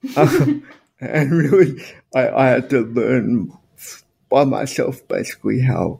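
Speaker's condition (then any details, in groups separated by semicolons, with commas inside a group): Spastic quadriplegic cerebral palsy; all four limbs affected, purely physical, no intellectual component, motorized wheelchair as main mobility aid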